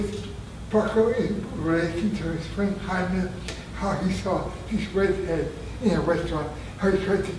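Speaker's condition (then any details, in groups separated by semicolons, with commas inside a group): Traumatic brain injury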